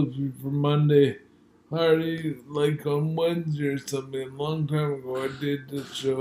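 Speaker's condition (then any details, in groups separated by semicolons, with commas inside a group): Multiple sclerosis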